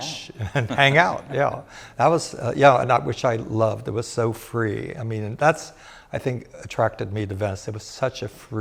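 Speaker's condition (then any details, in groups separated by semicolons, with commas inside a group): No condition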